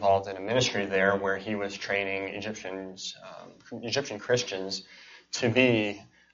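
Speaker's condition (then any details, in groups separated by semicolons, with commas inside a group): Cleft palate and cleft lip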